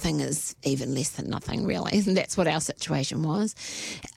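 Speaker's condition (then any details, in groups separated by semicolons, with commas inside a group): Spasmodic dysphonia; rare spasmodic dysphonia, basically lifelong, neurological, onset within months after everything settled down; at onset voice doing weird stuff, could not get voice right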